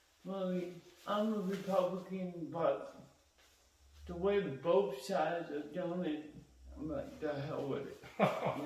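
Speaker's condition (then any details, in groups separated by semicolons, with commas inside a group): Cerebral palsy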